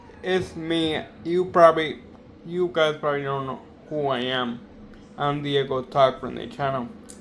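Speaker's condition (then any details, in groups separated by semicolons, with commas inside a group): Cerebral palsy; difficulty maintaining balance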